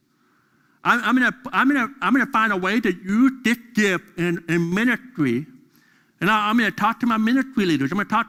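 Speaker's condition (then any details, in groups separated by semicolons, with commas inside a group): Deafness; deaf during school years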